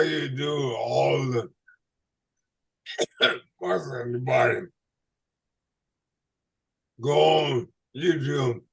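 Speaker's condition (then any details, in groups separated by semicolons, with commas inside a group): ALS/MND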